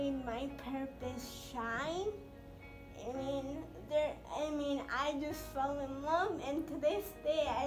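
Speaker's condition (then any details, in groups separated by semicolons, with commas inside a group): Cerebral palsy; present from birth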